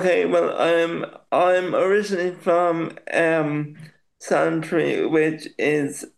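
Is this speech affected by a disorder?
Yes: cerebral palsy; very slightly delayed speech.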